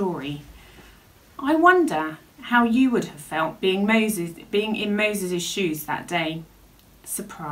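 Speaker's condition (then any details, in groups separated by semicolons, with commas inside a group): No condition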